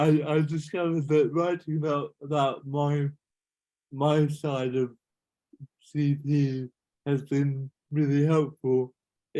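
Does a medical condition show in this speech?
Yes: cerebral palsy.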